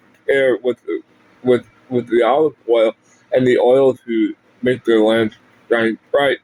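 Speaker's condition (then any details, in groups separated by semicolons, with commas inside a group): Parkinson's; speech impediment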